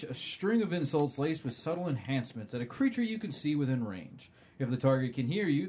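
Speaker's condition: No condition

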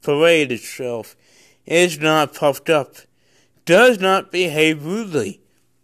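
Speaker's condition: Cerebral palsy; congenital cerebral palsy

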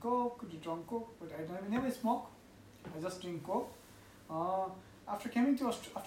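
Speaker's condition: No condition

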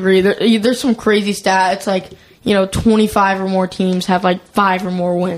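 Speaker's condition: No condition

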